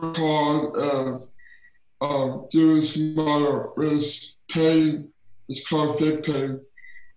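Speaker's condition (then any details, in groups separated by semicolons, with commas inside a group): Down syndrome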